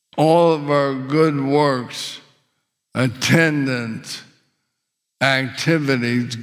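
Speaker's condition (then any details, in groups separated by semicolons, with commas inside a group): ALS; paralysis expected within a year or two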